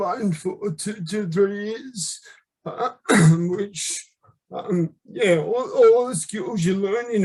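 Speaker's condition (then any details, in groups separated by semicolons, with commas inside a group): Left hemiplegia; left-sided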